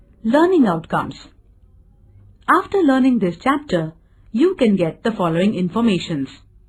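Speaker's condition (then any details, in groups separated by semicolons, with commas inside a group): No condition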